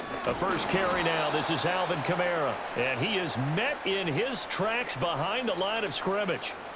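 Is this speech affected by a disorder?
No.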